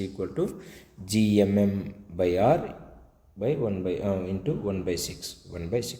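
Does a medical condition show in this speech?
No.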